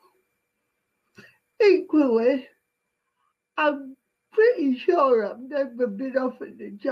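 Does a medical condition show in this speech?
Yes: cerebral palsy.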